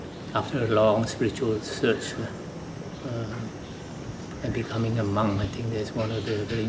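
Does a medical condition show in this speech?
No.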